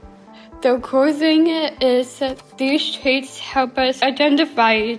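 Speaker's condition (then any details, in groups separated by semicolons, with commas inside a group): Down syndrome; genetic, third copy of chromosome 21, told of diagnosis by mother at age 7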